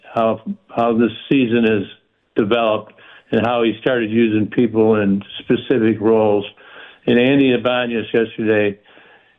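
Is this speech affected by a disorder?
Yes: Parkinson's; stays active.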